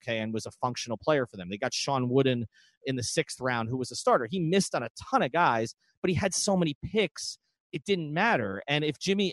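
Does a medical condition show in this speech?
No.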